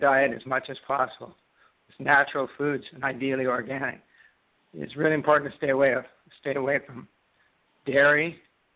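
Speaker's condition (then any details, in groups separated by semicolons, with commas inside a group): Parkinson's disease; left index finger tremor, diagnosed 4 years later by Ontario neurologist, then left hand weakness, dexterity loss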